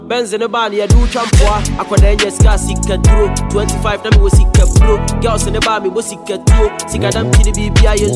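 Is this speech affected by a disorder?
No.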